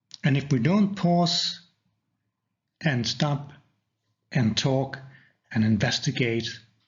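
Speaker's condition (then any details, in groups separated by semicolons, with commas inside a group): No condition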